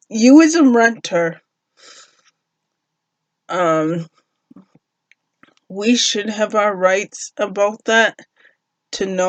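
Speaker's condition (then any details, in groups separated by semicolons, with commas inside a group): Cerebral palsy; uses walker, no wheelchair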